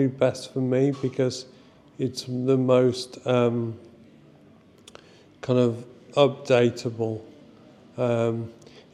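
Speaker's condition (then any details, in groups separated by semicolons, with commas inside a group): Motor neurone disease; ALS type; progressing quickly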